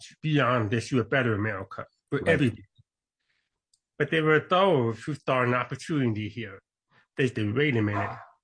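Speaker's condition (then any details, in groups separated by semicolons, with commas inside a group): Born deaf; congenital deafness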